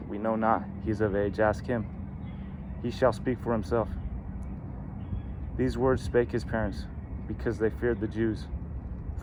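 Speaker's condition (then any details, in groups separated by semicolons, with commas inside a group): No condition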